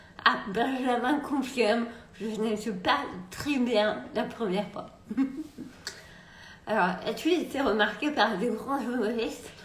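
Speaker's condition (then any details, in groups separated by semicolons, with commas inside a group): Multiple sclerosis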